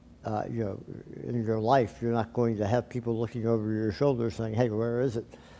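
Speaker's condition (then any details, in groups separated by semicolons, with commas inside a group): Tongue cancer surgery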